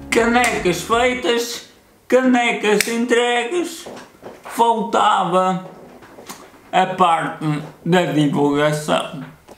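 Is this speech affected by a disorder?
Yes: cerebral palsy.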